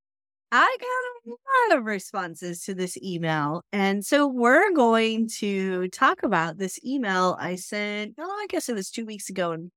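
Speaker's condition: No condition

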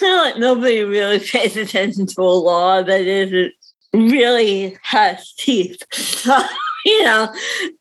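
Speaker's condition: Cerebral palsy; reading disability

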